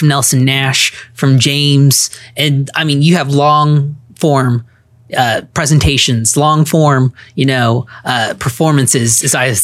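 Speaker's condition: No condition

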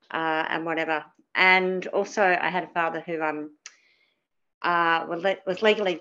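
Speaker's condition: Cleft palate; spoke differently as child

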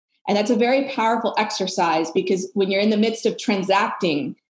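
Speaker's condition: No condition

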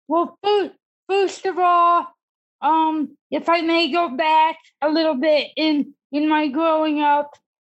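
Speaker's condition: Cerebral palsy; disability since childhood

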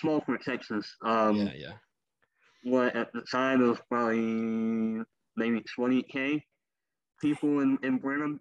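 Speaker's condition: Cleft lip and palate; former wheelchair user

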